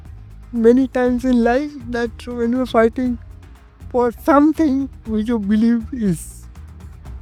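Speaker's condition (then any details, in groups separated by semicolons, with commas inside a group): Cerebral palsy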